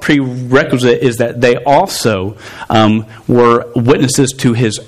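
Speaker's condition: Stuttering; long-standing stutter, present over 24 years, once fought calling to teach because unable to talk; sometimes hard to speak, harder when youth talk at same time; repeated sounds, prolonged sounds

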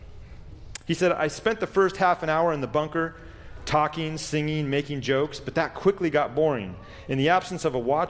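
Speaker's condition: No condition

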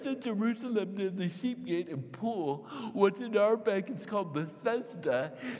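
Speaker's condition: Cerebral palsy, mild; voice hard to understand

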